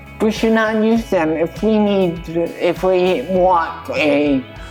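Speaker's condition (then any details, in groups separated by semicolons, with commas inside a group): Cerebral palsy; lifelong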